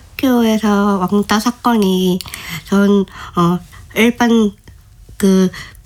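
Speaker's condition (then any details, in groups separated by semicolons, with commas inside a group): Down syndrome; body shape changes ended ballet; joint pain in every joint throughout body; speaks very well, communicates smoothly, disability barely noticeable, needed detailed concrete explanations from director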